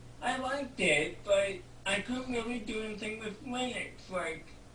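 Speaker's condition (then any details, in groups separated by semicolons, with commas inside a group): Cerebral palsy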